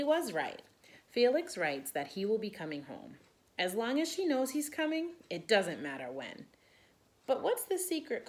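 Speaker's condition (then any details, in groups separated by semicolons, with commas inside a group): No condition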